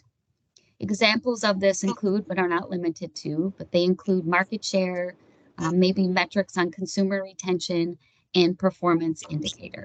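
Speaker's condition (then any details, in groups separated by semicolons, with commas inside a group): No condition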